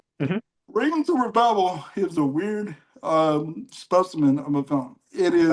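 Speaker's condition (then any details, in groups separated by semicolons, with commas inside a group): Cerebral palsy; mild case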